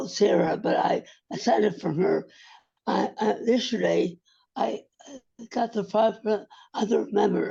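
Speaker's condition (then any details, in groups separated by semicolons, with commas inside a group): Acquired brain injury; ongoing recovery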